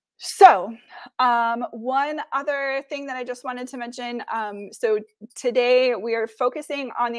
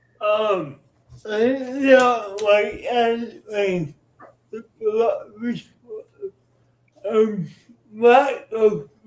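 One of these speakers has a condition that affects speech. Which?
The second: cerebral palsy.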